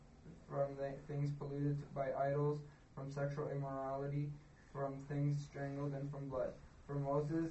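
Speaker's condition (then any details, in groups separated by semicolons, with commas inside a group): No condition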